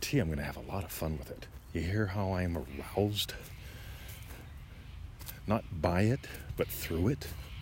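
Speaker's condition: No condition

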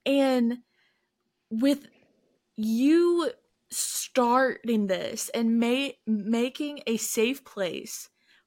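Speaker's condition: Stuttering; attended speech therapy; stutters more on hard speaking days; repeated sounds, prolonged sounds, blocks

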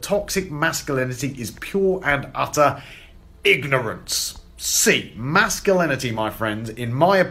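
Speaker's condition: No condition

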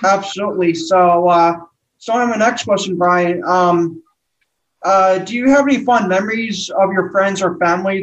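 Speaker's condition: No condition

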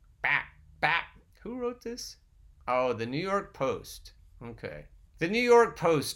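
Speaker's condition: No condition

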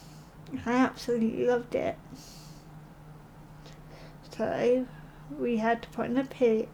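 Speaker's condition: Cerebral palsy

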